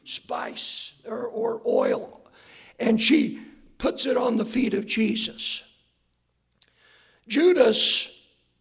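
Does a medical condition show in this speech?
Yes: hoarseness after vocal cord surgery; post-surgery check few days ago, surgeon says vocal cords look much better, straight lines.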